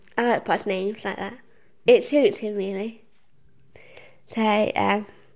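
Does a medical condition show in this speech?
Yes: Down syndrome; had operation for hole in the heart; says Down syndrome barely affects her, gets support from personal assistant.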